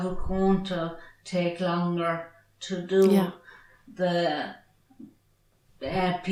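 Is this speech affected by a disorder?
Yes: traumatic brain injury.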